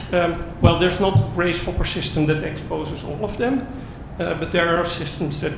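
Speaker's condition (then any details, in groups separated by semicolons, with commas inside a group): No condition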